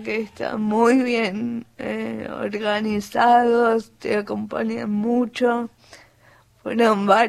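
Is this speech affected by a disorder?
Yes: cerebral palsy; cerebral palsy from birth, respiratory arrest at birth and again at 12 hours, acquired language; not getting stuck at all at this moment per host; answer formed in head but hard to get out, needs waiting.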